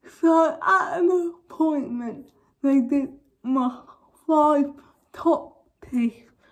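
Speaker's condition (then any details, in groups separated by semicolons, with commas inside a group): Cerebral palsy; uses feeding aid; new braces on top and bottom teeth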